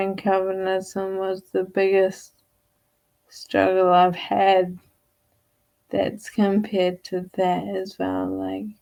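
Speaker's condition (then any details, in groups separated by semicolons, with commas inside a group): Friedreich's ataxia; wheelchair user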